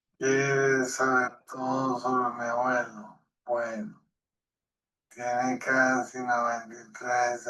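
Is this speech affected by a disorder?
Yes: Parkinson's disease; deep brain stimulation implant; over 25 years since diagnosis, implant 11 years, before speech therapy; major speech impairment.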